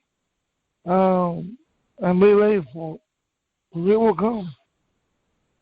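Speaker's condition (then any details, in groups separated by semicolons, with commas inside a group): Cerebral palsy; from birth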